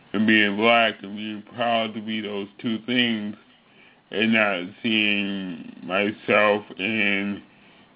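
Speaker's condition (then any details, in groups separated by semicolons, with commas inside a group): Cerebral palsy; cannot be hidden when acting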